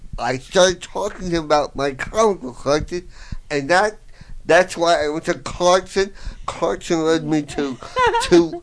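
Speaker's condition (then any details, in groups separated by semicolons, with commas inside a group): Voice box damage, traumatic brain injury; difficulty talking, lost singing voice, slight speech impediment, listeners misjudge as mentally impaired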